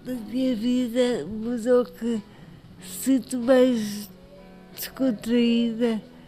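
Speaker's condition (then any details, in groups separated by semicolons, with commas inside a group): Cerebral palsy; electric wheelchair, largely independent, asks others to take money from wallet, music rehearsals at Associação de Paralisia Cerebral de Coimbra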